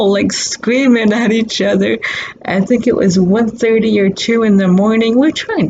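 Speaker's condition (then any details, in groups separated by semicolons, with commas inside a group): Cerebral palsy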